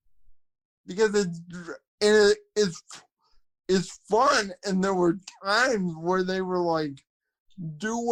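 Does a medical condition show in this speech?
Yes: cerebral palsy, spastic quadriplegia.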